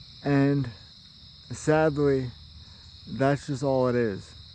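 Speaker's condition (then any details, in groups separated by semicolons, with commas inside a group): Cerebral palsy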